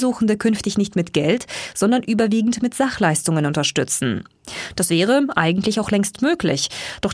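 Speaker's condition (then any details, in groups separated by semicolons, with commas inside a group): No condition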